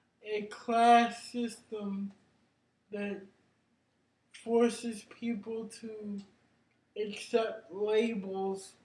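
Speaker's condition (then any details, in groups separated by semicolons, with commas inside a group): Cerebral palsy; brain injury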